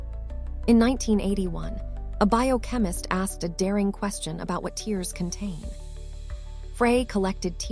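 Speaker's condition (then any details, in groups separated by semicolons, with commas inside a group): No condition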